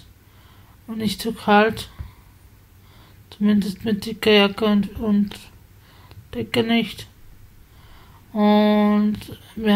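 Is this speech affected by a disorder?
Yes: spasticity from birth; multiple sclerosis.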